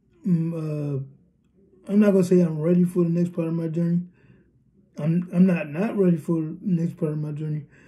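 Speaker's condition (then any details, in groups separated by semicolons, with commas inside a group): Cerebral palsy, spastic diplegia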